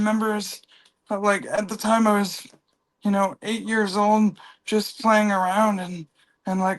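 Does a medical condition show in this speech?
Yes: cerebral palsy; from birth.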